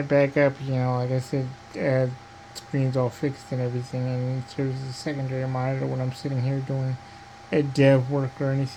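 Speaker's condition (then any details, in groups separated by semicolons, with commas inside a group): Cerebral palsy; diplegia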